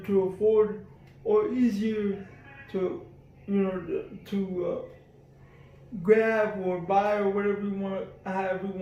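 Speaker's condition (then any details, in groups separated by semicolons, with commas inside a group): Cerebral palsy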